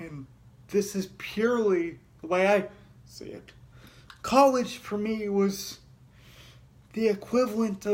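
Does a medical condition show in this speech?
Yes: cerebral palsy.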